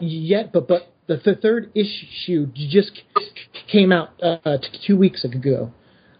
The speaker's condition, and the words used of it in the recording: Stuttering. Mm-hmm. I liked, too, in issue two, and I apologize for my stutter, so your audience doesn't think there's audio issues.